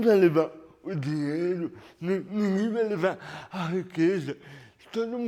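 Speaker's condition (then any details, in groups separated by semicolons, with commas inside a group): Cerebral palsy; lack of oxygen at birth, premature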